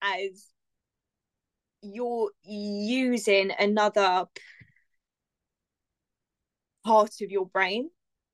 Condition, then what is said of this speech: Stuttering. And then I took part in a musical the next year as when I sing, it completely stops.